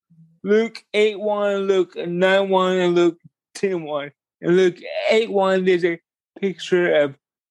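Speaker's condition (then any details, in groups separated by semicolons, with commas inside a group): Cerebral palsy; talks slower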